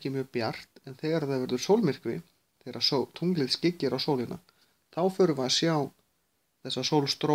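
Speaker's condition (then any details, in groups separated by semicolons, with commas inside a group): No condition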